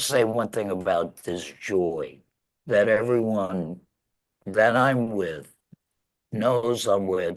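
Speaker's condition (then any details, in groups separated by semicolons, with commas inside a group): Laryngectomy; lost natural voice, talking hard, strains voice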